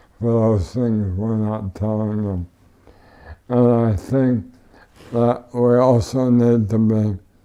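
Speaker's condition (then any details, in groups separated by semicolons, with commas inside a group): ALS; tracheotomy, wheelchair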